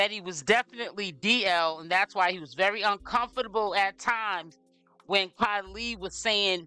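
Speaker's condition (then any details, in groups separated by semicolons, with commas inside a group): No condition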